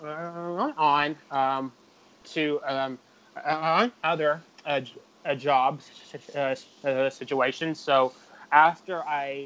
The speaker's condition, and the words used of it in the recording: Stuttering. I am a person who stutters, and hopefully maybe you will gain some insight into that, and hearing speak, and hopefully through